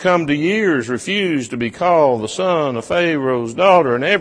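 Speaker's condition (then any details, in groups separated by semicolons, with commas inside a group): No condition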